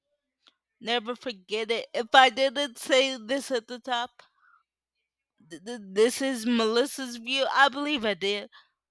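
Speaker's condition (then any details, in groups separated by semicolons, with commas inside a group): Cerebral palsy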